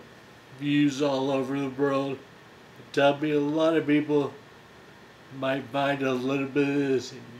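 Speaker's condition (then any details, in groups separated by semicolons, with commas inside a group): Friedreich's ataxia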